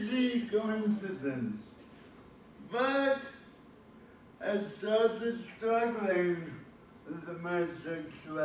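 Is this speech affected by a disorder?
Yes: cerebral palsy.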